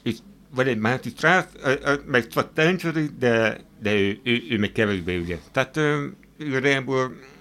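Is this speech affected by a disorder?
Yes: hard of hearing; hearing aid mentioned.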